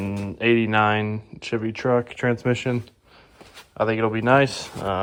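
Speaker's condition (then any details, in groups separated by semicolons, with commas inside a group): No condition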